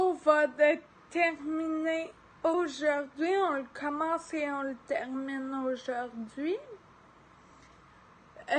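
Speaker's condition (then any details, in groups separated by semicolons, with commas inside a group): Ataxia; degenerative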